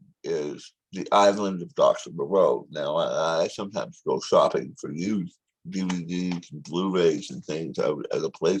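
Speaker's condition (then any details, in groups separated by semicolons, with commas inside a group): Tongue cancer surgery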